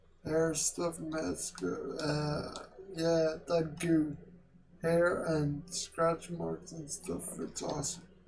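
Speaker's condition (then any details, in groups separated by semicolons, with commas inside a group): Quadriplegic cerebral palsy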